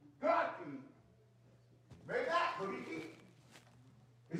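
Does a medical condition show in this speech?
No.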